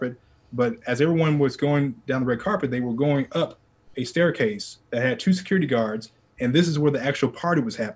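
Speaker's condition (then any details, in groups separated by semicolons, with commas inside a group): No condition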